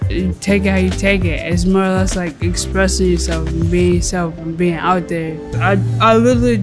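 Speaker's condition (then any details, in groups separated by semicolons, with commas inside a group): Cerebral palsy; cerebral palsy with seizures, bones and legs weak and painful in cold weather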